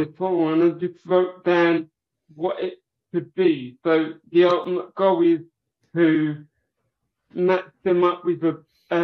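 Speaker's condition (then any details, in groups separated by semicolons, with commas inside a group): Cerebral palsy; from birth, legs only, multiple hamstring and foot surgeries; wheelchair user, walks indoors with aid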